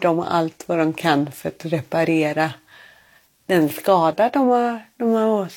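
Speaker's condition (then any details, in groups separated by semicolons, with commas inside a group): Cerebral palsy; cord around neck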